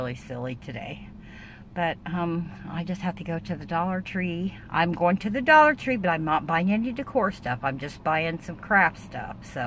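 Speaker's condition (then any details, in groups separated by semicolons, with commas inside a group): No condition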